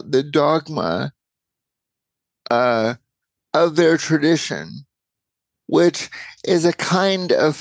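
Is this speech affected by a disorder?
Yes: cerebral palsy.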